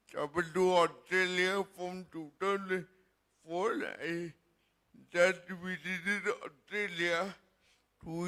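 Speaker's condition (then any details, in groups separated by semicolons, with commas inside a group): Cerebral palsy; present from birth, could not walk at six; described as fairly severe; speech may be hard to understand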